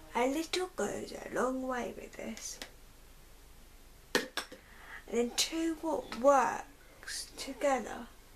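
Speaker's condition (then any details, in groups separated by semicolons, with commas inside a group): Cerebral palsy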